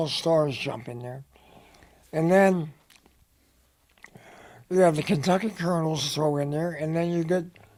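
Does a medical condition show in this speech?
Yes: head and neck cancer; dry throat, dry mouth.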